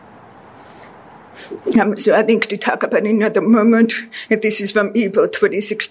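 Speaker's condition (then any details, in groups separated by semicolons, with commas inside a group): Deafness; deaf since childhood, teachers asked not to talk facing blackboard; speech therapy with Mindy Kobomis most of life, learning to talk, hear, pronounce words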